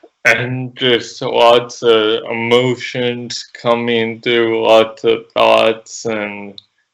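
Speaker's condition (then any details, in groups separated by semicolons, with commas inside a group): Cerebral palsy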